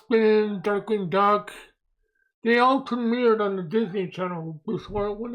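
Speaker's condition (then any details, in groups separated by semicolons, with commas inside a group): Mobius syndrome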